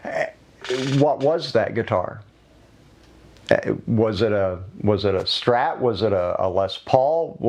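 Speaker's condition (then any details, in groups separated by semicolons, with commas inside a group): No condition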